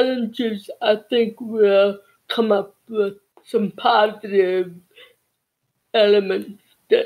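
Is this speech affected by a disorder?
Yes: cerebral palsy.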